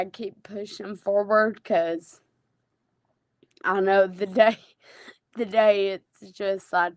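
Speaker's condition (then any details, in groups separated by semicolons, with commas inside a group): Friedreich's ataxia; genetic, affects balance, coordination, walking, uses mobility devices; onset age 16 to 17, on omaveloxolone, stable, tires faster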